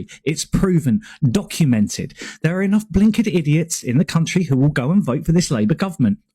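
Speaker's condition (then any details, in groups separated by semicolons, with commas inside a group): No condition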